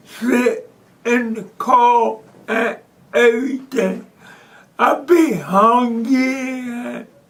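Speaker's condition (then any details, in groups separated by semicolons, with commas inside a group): Cerebral palsy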